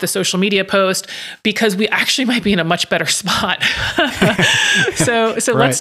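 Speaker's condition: No condition

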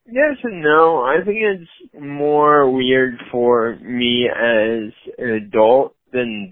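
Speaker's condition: Cerebral palsy, mild; had speech therapy

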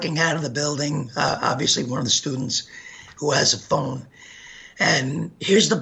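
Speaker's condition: Gunshot injury to voice box; shot 15 times

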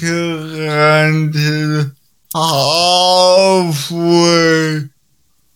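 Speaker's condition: Cerebral palsy; present from birth

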